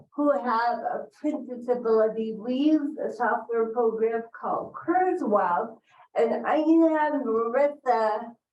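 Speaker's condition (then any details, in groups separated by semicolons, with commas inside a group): Cerebral palsy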